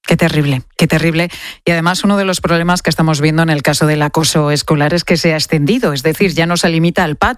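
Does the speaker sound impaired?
No.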